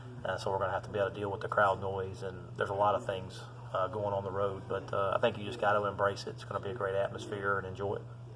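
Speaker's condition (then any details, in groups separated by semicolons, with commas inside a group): No condition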